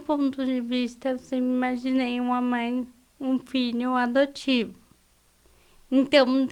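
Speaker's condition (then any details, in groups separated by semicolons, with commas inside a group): Cerebral palsy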